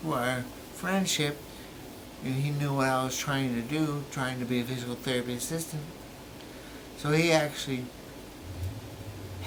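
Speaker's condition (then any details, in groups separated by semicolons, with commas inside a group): Brain injury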